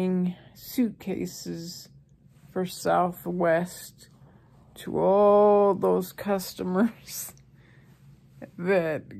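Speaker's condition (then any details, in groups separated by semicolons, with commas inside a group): ALS; receiving hospice care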